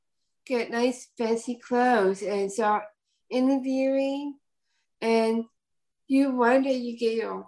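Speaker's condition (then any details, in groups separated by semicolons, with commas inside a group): Down syndrome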